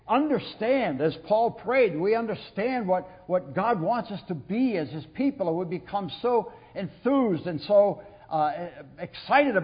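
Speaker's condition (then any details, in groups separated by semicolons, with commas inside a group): No condition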